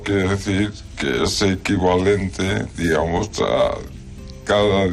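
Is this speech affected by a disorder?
Yes: amyotrophic lateral sclerosis; progressive motor neuron degeneration, losing movement day by day.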